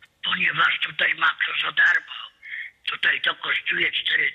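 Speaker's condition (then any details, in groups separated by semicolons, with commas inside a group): Tracheostomy with voice prosthesis; magnet valve voice prosthesis keeping air out of stomach, refunded by German health insurance; specialist tracheostomy filters and plasters; speaks by phone, voice praised as beautiful, seemed slightly strained at very end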